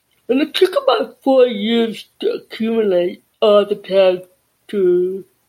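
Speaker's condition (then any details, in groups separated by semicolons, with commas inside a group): Deafness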